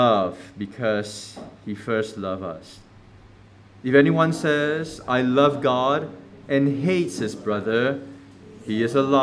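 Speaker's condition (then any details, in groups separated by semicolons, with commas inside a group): No condition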